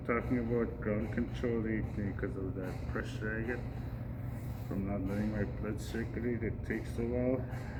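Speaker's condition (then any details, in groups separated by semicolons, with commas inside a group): No condition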